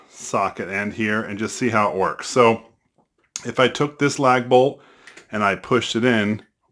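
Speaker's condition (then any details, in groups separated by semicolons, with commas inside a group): No condition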